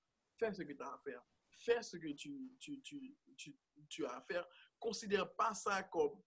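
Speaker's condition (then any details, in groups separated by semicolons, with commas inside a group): Stuttering; father also stuttered, realized own stutter gradually over time, remarks about elocution from others; stuttering during interview; whole-word repetitions, comme, stuttered moments left uncut in videos; repeated words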